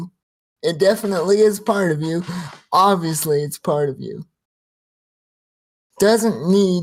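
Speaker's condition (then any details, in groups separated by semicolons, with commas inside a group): Cerebral palsy, spastic quadriplegia, severe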